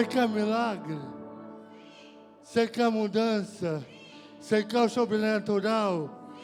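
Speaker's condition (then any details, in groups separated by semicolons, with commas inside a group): Cerebral palsy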